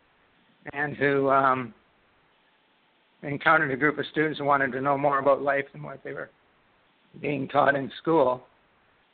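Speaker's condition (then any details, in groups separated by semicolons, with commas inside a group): Parkinson's disease; left index finger tremor, diagnosed 4 years later by Ontario neurologist, then left hand weakness, dexterity loss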